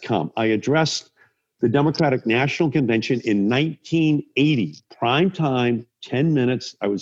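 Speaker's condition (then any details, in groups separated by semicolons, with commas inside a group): No condition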